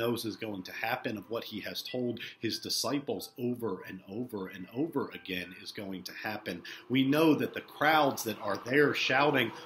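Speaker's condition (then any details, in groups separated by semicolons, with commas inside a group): No condition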